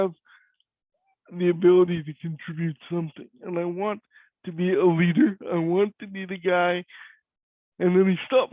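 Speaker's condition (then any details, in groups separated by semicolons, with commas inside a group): Cerebral palsy; voice is different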